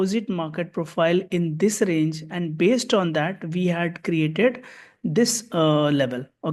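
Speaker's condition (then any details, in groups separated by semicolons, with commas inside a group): No condition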